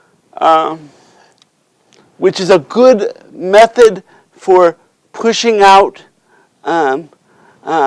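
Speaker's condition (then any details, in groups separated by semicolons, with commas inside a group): Cerebral palsy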